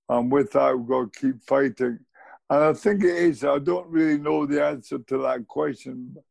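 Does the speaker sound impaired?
Yes: motor neurone disease; still speaks, host calls speech eloquent.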